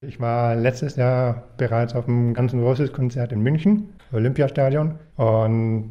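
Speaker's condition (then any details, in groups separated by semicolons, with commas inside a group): Usher syndrome hearing loss; genetic, poor hearing from birth, progressively worse, deafness threshold by early thirties, hearing aids only partly helpful; cochlear implant, audiologist Tobias Rader, Klinikum Großhadern Munich, hears well in loud pubs, phone connected directly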